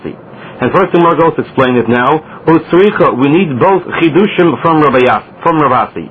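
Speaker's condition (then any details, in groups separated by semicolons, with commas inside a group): No condition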